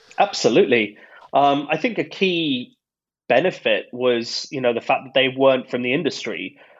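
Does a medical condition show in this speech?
No.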